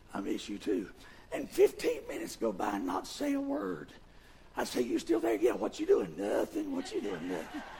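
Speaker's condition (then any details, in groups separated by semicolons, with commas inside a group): Vocal fold paralysis, bilateral; speaks with false vocal folds; Baptist Hospital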